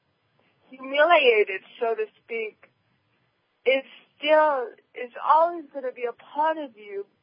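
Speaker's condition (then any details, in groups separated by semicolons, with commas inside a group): Cerebral palsy; present from birth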